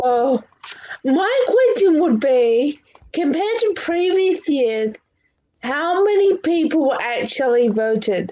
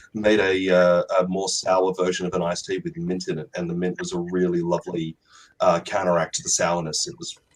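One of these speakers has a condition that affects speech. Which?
The first: cerebral palsy.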